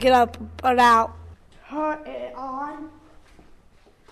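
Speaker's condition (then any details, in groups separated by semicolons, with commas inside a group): Down syndrome; from birth, delivering doctor concerned at once, diagnosis confirmed about 2 weeks after birth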